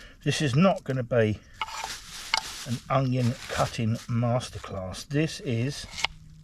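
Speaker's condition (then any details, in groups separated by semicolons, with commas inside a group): No condition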